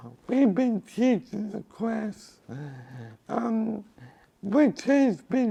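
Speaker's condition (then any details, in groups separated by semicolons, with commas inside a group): Cerebral palsy; from birth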